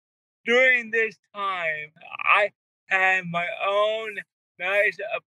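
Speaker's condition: Cerebral palsy; wheelchair user

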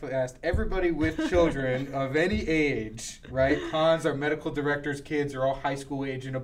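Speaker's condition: No condition

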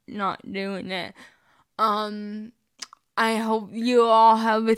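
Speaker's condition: Spastic cerebral palsy, mixed, mostly spastic

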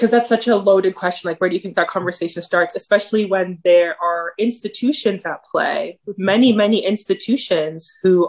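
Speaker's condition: No condition

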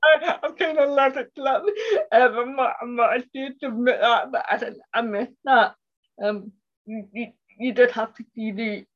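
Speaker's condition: Cerebral palsy; left side affected, walking and dexterity difficulties, profoundly deaf, tightens easily, riding for disabled 15 years; speech impairment

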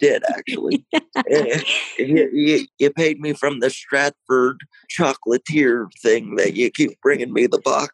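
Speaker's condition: Cerebral palsy, mild

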